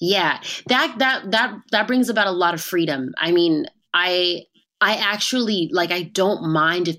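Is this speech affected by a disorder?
Yes: Tourette syndrome; symptoms began at age 9, diagnosed at age 11; about 15 years since diagnosis, about 17 years since symptom onset.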